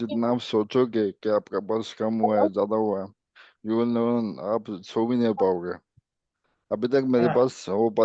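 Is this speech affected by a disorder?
Yes: ALS; speech improved a little.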